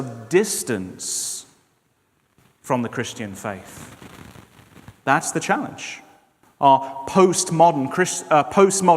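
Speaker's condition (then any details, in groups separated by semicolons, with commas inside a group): No condition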